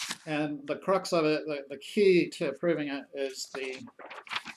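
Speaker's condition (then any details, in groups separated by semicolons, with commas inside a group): No condition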